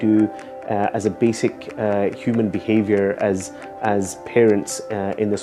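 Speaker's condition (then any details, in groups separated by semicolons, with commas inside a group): No condition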